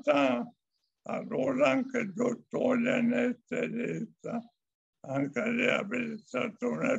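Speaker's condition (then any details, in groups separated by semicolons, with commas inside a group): Amyotrophic lateral sclerosis; still speaks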